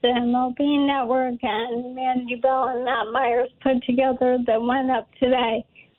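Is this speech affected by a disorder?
Yes: ALS; diagnosed a while back.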